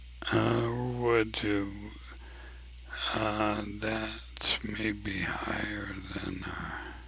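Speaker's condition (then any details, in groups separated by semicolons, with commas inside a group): ALS; abnormally slow voice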